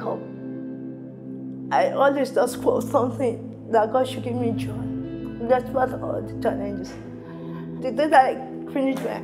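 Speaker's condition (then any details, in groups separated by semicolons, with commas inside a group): Severe cerebral palsy; uses wheelchair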